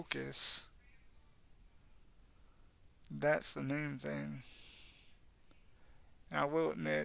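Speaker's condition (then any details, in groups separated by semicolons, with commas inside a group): Cerebral palsy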